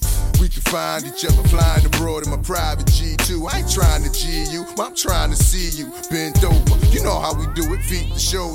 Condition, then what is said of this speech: None; typical speech.